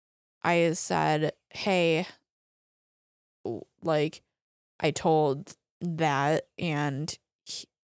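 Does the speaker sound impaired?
Yes: aphasia after stroke; stroke at age 14, past intensive speech and language therapy in Milwaukee; word-finding difficulty, knows word but cannot say it, describes objects vaguely, listeners need patience.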